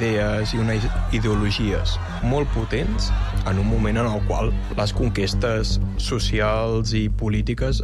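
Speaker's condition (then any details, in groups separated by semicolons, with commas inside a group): No condition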